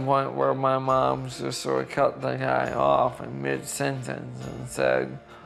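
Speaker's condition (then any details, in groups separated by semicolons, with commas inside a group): ALS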